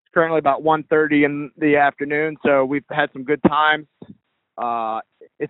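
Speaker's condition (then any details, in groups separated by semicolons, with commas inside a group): No condition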